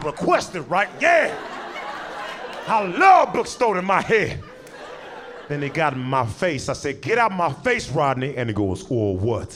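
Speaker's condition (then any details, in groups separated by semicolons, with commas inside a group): No condition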